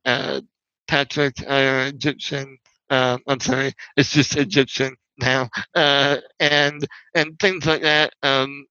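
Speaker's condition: Spinal muscular atrophy; wheelchair user

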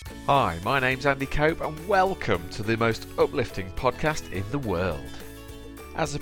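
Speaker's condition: No condition

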